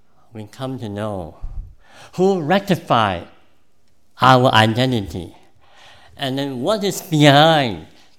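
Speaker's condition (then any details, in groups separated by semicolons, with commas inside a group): Cleft palate; congenital cleft palate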